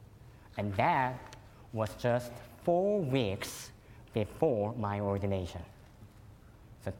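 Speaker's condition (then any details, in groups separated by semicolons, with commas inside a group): Cleft lip and palate; congenital cleft lip and palate, eleven operations and surgeries at early age; could not suck breast milk as newborn, fed formula and cow milk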